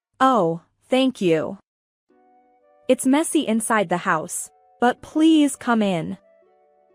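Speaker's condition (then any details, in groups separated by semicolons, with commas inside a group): No condition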